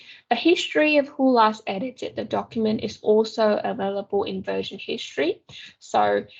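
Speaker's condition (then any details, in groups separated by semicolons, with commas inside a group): No condition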